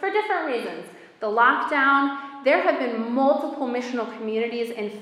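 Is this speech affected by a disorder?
No.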